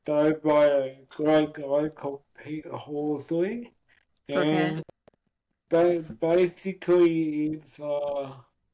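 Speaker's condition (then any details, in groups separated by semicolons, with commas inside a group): Cerebral palsy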